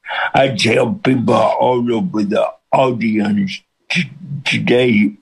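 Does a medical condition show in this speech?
Yes: cerebral palsy with speech impediment; speech impediment since birth, hard to understand at first, pastor John Hayes feared nobody could understand, listeners adjust within minutes.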